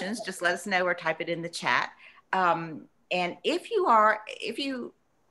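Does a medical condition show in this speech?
No.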